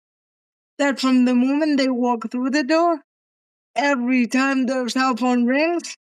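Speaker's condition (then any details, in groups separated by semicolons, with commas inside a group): Cerebral palsy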